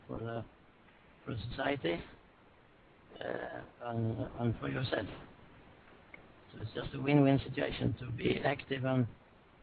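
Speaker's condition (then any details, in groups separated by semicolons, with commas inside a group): Parkinson's disease; about 1,100 mg daily, self-adjusted, down ~10% over 6 years, tremor early in interview, breathing calms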